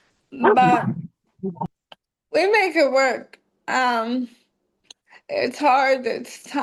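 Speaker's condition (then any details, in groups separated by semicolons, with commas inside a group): ALS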